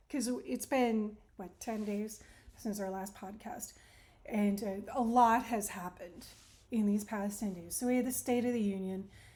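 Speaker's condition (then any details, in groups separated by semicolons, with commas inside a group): No condition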